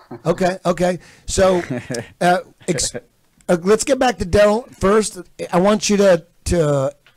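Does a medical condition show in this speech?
No.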